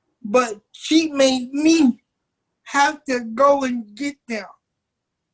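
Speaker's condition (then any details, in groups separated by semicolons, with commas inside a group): Cerebral palsy; 27 years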